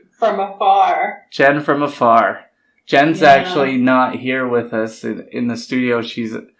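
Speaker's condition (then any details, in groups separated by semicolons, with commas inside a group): No condition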